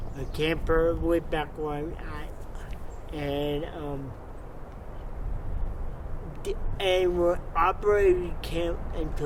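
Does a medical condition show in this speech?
Yes: cerebral palsy; from birth, wheelchair.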